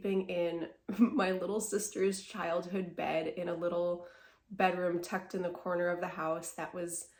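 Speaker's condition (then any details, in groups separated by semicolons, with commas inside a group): No condition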